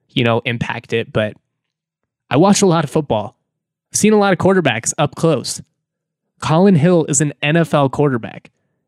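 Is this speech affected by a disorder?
No.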